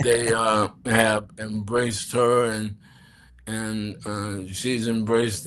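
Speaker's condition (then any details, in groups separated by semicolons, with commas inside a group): ALS; bulbar onset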